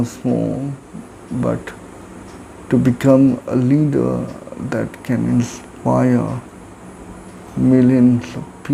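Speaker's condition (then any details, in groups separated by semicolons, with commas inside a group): Cerebral palsy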